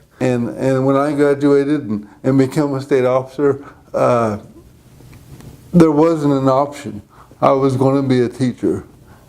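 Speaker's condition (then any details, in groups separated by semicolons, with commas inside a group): Cerebral palsy; present from birth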